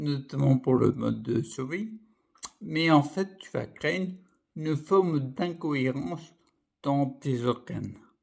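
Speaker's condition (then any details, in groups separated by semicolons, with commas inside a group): Primary progressive multiple sclerosis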